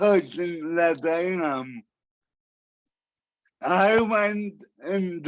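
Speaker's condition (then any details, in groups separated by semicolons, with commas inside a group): Cerebral palsy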